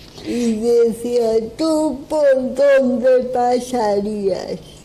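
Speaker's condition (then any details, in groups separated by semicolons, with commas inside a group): Cerebral palsy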